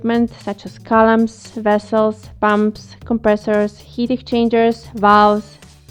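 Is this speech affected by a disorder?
No.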